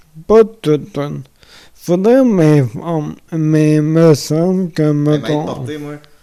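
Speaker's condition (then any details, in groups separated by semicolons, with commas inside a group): Amyotrophic lateral sclerosis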